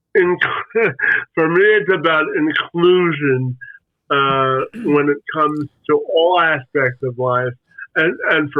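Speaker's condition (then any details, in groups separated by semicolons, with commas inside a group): Spastic quadriplegic cerebral palsy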